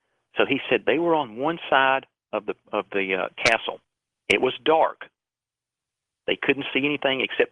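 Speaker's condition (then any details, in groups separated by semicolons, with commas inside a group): No condition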